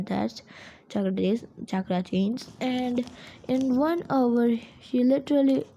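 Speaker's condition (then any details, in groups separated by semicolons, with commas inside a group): No condition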